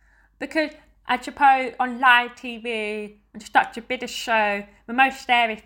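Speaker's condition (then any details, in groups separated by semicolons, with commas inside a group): Deafness; uses sign language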